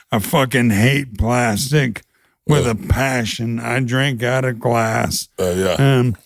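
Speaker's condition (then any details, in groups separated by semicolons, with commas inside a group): ALS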